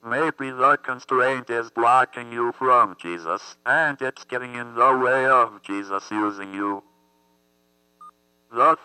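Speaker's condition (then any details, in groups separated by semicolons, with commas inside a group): Athetoid cerebral palsy; motor brain injury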